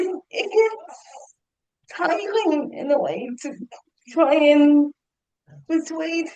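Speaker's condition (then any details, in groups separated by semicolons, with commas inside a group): Cerebral palsy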